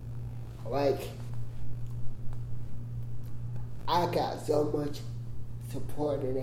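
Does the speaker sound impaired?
Yes: cerebral palsy; congenital, present from birth; prevents flowing speech, says a few words then staggers, teacher Duke sings main rap vocals.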